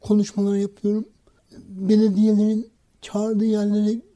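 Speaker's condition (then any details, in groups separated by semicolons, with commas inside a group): Cerebral palsy; no speech or walking until age 6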